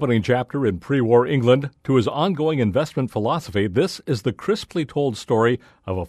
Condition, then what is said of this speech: No condition.